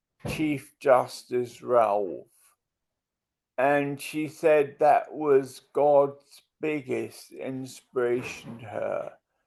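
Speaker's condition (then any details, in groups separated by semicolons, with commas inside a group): Multiple sclerosis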